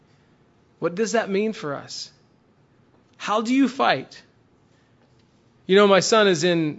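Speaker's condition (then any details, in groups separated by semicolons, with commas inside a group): No condition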